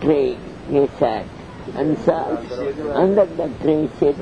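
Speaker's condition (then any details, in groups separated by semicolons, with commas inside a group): Deafness; cannot hear audience questions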